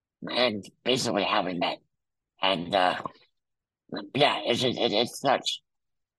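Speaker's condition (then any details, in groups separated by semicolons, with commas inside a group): Muscular dystrophy; congenital, wheelchair user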